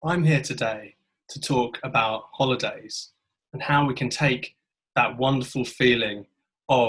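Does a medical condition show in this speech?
No.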